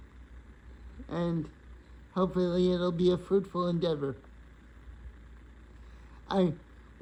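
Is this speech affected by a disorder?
Yes: cerebral palsy.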